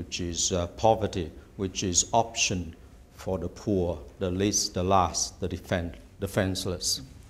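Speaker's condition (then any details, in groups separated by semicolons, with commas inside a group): No condition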